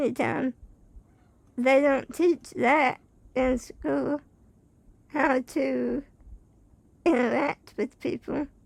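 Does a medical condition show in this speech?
Yes: spinal muscular atrophy type 2.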